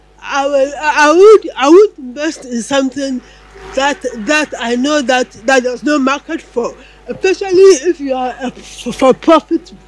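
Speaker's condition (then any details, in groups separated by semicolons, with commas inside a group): Cerebral palsy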